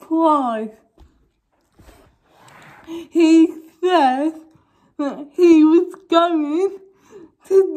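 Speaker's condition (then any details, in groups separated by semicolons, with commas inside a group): Cerebral palsy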